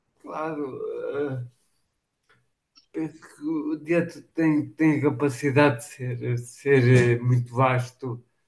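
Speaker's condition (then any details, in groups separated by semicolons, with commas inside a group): Machado-Joseph disease (sca3)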